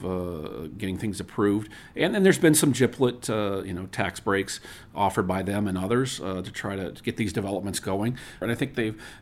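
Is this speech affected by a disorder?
No.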